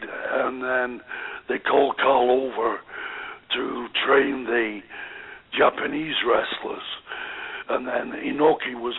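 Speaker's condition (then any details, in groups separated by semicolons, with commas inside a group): Voice box damage after neck operation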